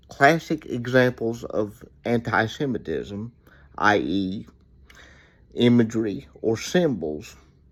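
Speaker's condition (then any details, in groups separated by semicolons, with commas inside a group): Cerebral palsy; reports speaking clearly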